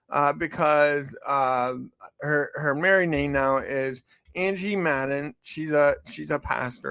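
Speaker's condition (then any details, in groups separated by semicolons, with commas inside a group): Cerebral palsy; from birth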